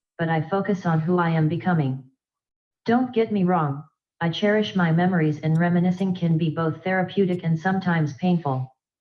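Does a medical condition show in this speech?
No.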